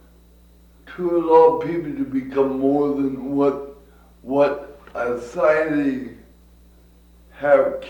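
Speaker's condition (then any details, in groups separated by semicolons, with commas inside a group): Cerebral palsy; from birth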